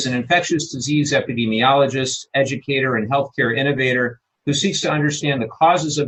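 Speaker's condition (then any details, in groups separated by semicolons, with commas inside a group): No condition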